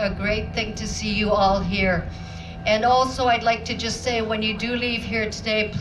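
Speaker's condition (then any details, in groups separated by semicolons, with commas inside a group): No condition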